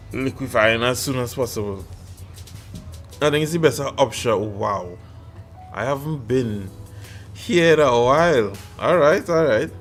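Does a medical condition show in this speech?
No.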